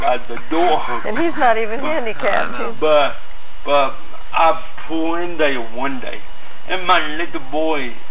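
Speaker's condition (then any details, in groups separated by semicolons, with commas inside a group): Cerebral palsy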